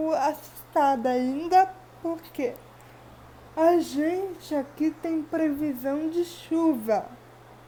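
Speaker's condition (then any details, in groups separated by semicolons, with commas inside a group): Cerebral palsy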